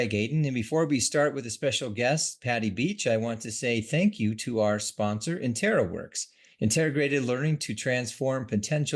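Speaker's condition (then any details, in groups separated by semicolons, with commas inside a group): No condition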